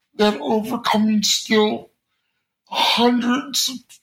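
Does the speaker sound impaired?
Yes: cerebral palsy; congenital, since birth.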